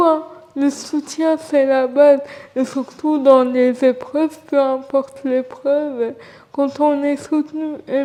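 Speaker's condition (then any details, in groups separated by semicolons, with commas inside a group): Cerebral palsy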